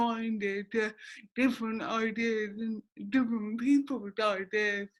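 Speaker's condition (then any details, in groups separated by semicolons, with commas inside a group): Cerebral palsy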